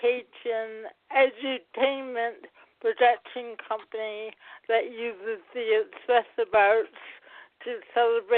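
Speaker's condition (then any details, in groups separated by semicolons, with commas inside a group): Cerebral palsy; not breathing at birth, affects motor control; speech disability, had speech therapy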